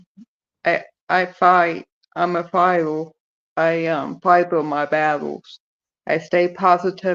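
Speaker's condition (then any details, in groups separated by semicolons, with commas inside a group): Cerebral palsy; present from birth, scoliosis; able to walk; speech affected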